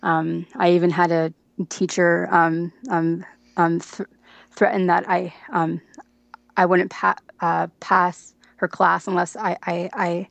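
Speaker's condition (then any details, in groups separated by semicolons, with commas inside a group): Stuttering; onset at age 15 without a clear sudden change, possibly stress-related, brief stutter at age five that resolved; has had therapy, uses fluency skills; can control speech with fluency skills, phone calls often hard; repeated sounds, blocks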